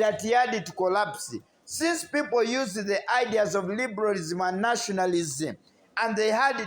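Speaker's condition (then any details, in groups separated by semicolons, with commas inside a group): No condition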